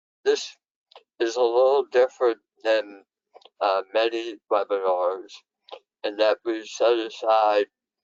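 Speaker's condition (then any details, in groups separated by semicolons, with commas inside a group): Head and neck cancer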